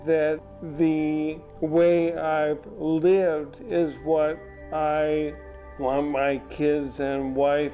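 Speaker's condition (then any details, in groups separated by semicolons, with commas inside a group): ALS; onset in one foot; diagnosed about 6 years ago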